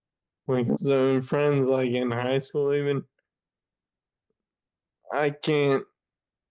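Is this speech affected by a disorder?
Yes: Friedreich's ataxia; diagnosed age 14, earlier shortness of breath, wheelchair dependent since age 18.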